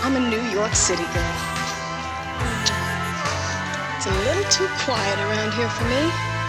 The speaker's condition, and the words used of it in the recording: No condition.